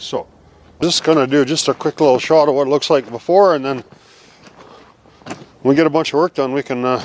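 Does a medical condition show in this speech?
No.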